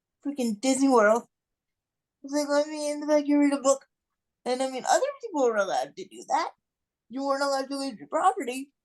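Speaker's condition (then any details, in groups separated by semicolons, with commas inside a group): Cerebral palsy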